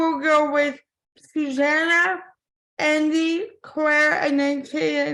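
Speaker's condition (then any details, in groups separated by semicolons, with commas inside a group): Cerebral palsy; from birth; impaired speech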